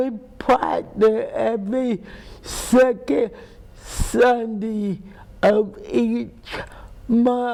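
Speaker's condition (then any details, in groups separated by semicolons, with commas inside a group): Cerebral palsy; speech impairment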